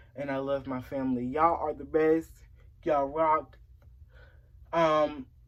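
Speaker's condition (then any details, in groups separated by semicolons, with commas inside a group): Cerebral palsy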